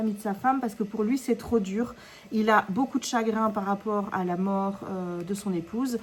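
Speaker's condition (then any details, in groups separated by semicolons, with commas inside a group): No condition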